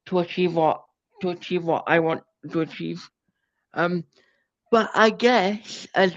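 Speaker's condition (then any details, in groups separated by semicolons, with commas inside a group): Cerebral palsy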